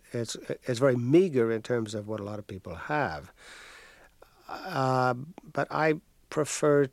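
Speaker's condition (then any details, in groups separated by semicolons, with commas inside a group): Stutter; repeated words, prolonged sounds, blocks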